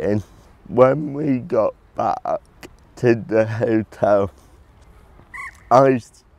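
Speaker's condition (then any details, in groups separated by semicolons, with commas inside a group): Cerebral palsy; predicted never to talk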